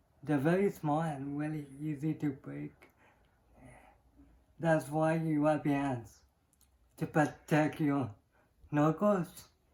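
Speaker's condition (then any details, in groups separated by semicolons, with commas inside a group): Cerebral palsy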